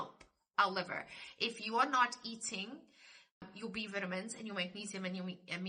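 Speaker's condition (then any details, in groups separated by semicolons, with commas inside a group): No condition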